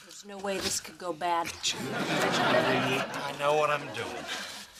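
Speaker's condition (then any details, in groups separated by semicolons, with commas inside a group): No condition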